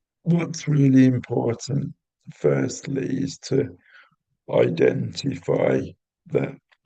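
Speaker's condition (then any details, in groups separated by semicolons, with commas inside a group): Cerebral palsy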